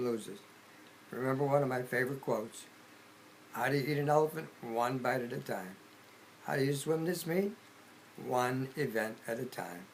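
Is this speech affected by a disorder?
Yes: amyotrophic lateral sclerosis.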